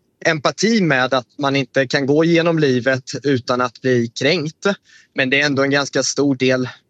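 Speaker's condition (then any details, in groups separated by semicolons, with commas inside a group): No condition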